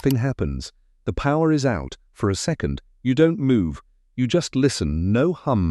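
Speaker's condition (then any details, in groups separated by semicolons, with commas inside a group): No condition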